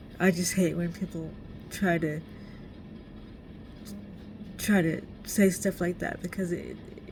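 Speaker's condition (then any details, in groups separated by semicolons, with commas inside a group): Cerebral palsy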